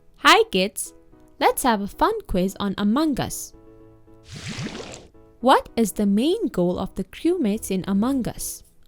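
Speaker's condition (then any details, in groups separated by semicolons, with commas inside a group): No condition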